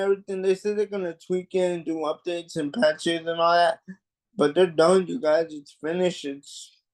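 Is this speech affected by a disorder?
Yes: cerebral palsy; mild.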